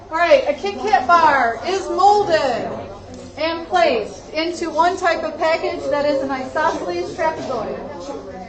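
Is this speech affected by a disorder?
No.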